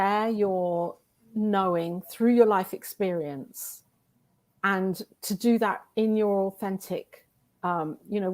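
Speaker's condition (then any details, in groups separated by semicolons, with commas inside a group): No condition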